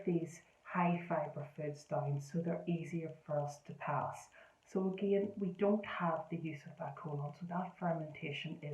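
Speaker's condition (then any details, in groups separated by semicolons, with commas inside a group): No condition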